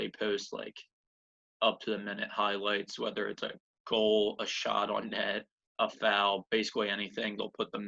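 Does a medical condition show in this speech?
No.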